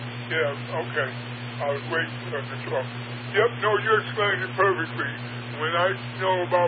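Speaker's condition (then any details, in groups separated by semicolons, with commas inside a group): Parkinson's; largely wheelchair bound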